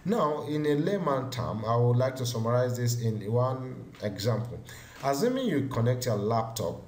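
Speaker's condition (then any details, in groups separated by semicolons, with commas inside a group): No condition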